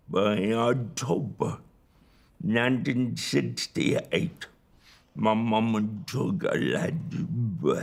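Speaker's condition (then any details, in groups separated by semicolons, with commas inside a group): Cerebral palsy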